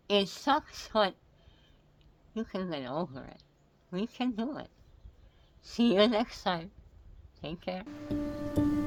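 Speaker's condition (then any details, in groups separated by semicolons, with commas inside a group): Head and neck cancer; multiple surgeries; coughing, ongoing medication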